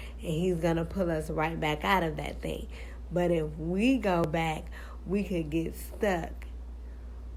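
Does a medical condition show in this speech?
Yes: cerebral palsy, spastic.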